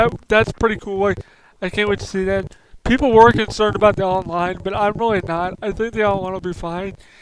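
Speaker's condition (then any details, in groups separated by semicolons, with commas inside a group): Cerebral palsy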